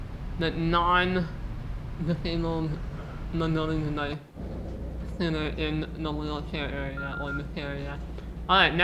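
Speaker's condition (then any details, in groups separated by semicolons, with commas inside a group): Muscular dystrophy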